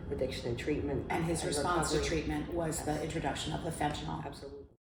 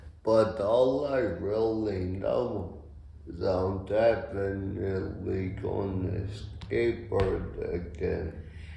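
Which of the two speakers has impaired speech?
The second: anoxic brain injury; fentanyl overdose, cerebellar injury; after fentanyl overdose; speech changed from before injury.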